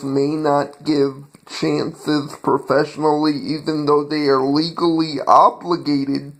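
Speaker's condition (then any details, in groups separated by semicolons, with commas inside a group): Cerebral palsy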